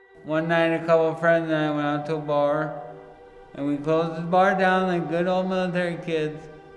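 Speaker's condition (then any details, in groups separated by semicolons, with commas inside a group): Traumatic brain injury; struck by vehicle, upper-body paralysis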